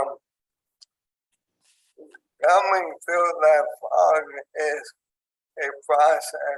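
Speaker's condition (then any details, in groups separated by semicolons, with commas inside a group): ALS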